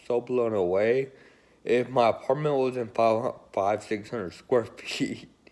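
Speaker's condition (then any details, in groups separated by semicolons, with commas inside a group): Friedreich's ataxia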